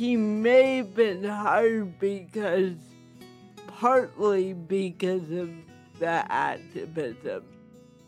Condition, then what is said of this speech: Cerebral palsy. We move strangely and speak strangely, and that seems to have a real strong effect.